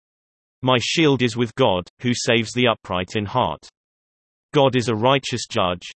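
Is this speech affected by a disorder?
No.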